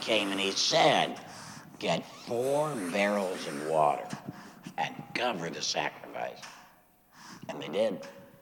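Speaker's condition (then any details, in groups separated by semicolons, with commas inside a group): Laryngectomy after throat cancer; likened to kazoo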